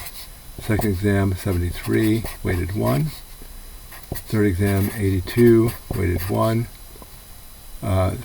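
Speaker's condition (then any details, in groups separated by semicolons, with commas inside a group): No condition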